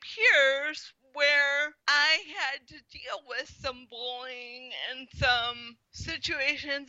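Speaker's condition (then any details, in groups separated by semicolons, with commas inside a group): Spastic quadriplegic cerebral palsy; diagnosed at one year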